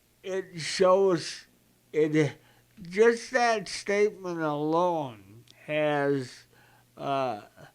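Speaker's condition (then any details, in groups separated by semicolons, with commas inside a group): Cerebral palsy; present from birth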